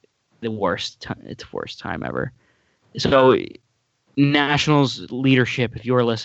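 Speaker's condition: No condition

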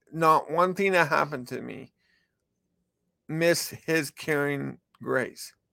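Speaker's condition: Cerebral palsy; cerebral palsy since birth, affects arms and hands, multiple orthopedic leg surgeries by age seven; still has cerebral palsy, ongoing pain from childhood leg surgeries; speech impediment

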